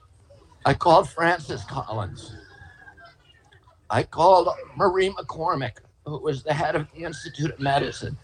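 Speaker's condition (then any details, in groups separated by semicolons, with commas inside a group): Spasmodic dystonia; formerly very strong voice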